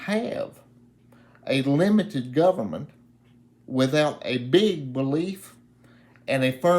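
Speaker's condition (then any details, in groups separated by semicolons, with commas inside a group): Cerebral palsy; reports speaking clearly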